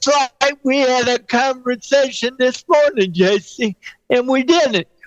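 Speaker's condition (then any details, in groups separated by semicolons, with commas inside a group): Cerebral palsy; present since birth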